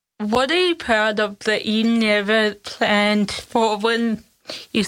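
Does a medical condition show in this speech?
Yes: cerebral palsy; present from birth.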